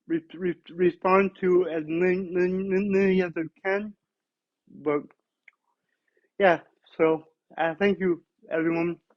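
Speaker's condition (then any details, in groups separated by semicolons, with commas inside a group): Cerebral palsy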